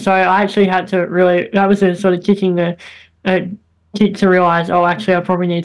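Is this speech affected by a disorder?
Yes: bilateral cleft lip and palate; as child squeaky, very airy, nasal voice, speech therapy through life, much improved since.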